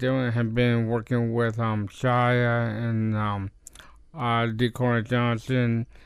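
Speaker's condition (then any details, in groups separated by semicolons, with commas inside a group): Down syndrome; genetic, extra copy of chromosome 21, known before age three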